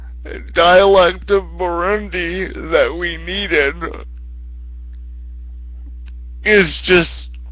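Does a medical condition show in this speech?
Yes: cerebral palsy; speaks slower at times.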